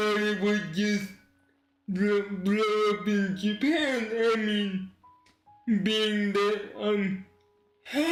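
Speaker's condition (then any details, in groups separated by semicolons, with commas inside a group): Cerebral palsy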